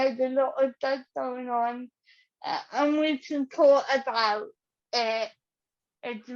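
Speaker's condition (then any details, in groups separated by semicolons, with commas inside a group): Cerebral palsy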